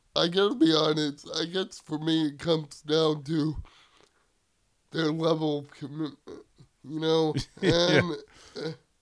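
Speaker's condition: Cerebral palsy; wheelchair user

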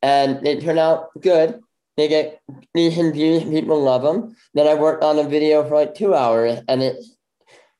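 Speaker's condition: Bilateral cleft lip; 13 surgeries

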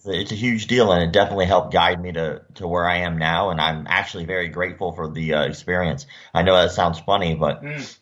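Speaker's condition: Cleft lip and palate; facial scars from surgeries

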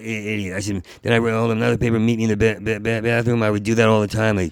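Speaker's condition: Stuttering; long-standing stutter since college years, always stuttered in job interviews; still stutters in conversation; part-word and whole-word repetitions, fluent when telling stories, doing characters or imitating people; repeated sounds

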